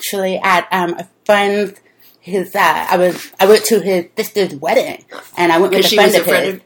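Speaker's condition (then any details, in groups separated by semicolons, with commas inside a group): Deafness; deaf since childhood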